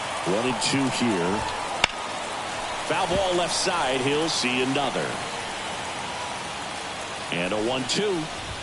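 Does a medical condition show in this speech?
No.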